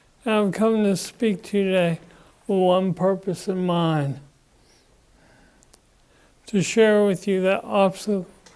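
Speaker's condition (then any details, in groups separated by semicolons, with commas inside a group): Parkinson's disease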